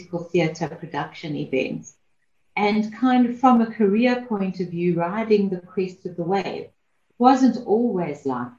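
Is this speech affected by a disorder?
No.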